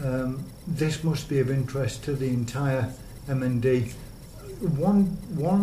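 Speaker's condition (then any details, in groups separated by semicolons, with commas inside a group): Motor neurone disease; lost use of virtually all muscles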